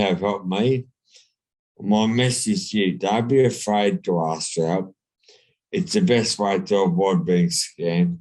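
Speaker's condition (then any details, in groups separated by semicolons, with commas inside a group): Brain injury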